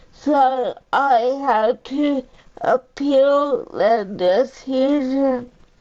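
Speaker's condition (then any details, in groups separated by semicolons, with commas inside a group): Cerebral palsy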